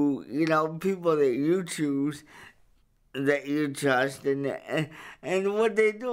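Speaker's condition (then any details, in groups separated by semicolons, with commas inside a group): Cerebral palsy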